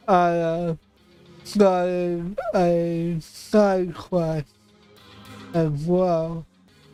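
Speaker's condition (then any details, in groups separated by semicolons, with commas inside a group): Cerebral palsy; affects voice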